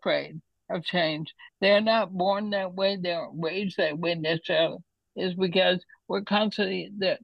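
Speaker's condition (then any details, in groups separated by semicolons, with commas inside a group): ALS; hands affected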